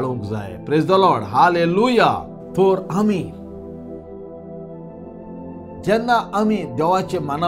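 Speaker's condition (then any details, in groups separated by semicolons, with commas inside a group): No condition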